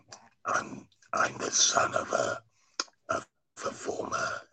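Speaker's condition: Laryngectomy after cancer; speaks and street preaches without voice box

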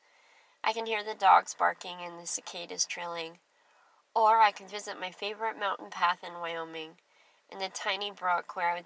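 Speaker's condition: Cleft lip and palate; clear speech

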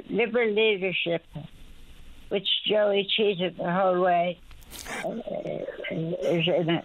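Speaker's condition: Speech impediment after stroke, mild; some words may need clarifying, son Chess offers to clarify

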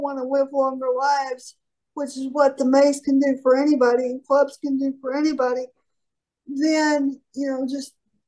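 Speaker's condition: Cerebral palsy; highly mobile

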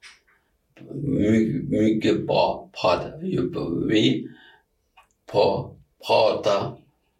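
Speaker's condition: Aphasia; brain damage; hesitant speech with fillers and restarts, others cannot understand what is said; talking not as before, afraid to speak, knows what to say but words don't come out

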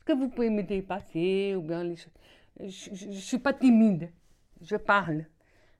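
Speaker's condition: Deafblindness; premature birth, severe myopia from infancy, thick glasses, severe hearing loss, two hearing aids from 6-7, Geneva deaf school from 10; oral communication fully possible, needs to see mouth, cannot follow with third person

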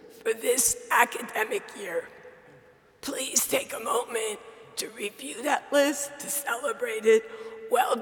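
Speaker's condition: Dysphonia; not painful

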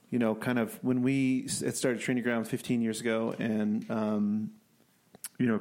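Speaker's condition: No condition

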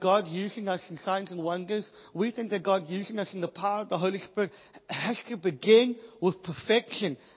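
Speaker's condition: Cleft palate, Pierre Robin syndrome

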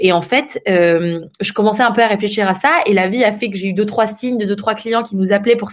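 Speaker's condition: No condition

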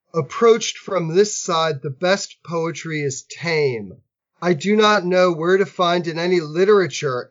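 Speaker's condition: No condition

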